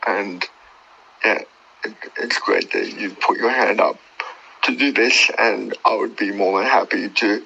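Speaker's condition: Cerebral palsy; from birth, born two months premature, died twice at birth, brain damage

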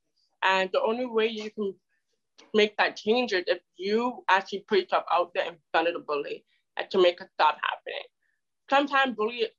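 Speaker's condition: Deafness; cannot hear in noise

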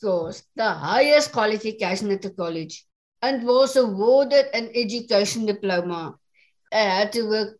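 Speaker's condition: Down syndrome; English is second language

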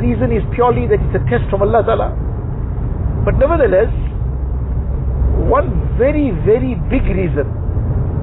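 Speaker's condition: No condition

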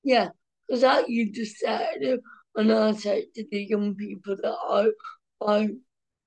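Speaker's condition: Cerebral palsy, mild

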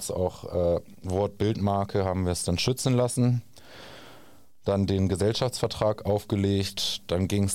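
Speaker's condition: No condition

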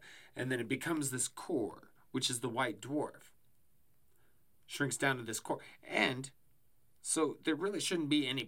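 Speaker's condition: No condition

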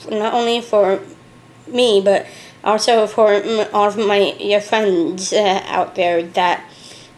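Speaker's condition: Down syndrome; age 34

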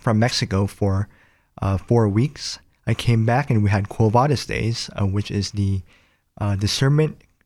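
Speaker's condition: Cleft palate; many surgeries and medical care in childhood

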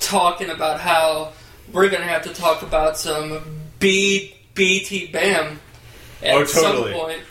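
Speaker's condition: Stuttering; considered part of Tourette's, no shouting or twitching; stutter may occur during recording, noted by co-host; at times severe and intensifying, worse ordering at drive-thru, eases when angry or after few drinks, worse after more; repeated sounds

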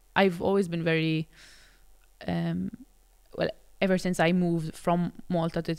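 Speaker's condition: Stammer; onset age 3, psychological per speaker, speech therapy in childhood and from 15, Joseph Ajus public speaking course; largely overcome in English, still more obvious in Italian after 3 years speaking it; used to be slower, getting stuck, worse when nervous, insecure or listener impatient; prolonged sounds

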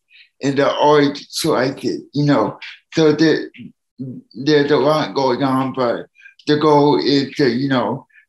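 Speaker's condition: Cerebral palsy; needs help from others

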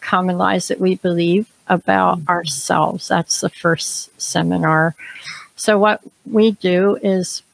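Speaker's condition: Cleft palate; congenital, extremely severe, no nose, no upper lip, trachea issues, experimental plastic surgery; speech now clear enough for public speaking; unclear speech at school age, early extreme breathing difficulties, feeding problems

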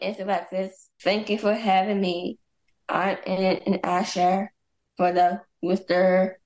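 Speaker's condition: Down syndrome

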